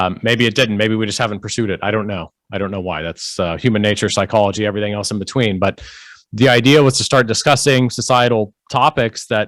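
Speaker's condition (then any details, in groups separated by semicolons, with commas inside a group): No condition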